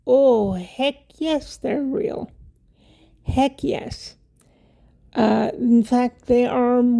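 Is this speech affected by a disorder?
Yes: cerebral palsy; wheelchair user.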